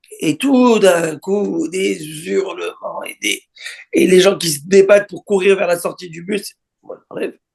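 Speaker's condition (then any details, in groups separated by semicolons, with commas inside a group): No condition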